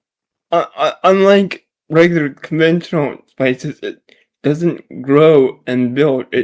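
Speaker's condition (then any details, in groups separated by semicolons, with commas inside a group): Generalized dystonia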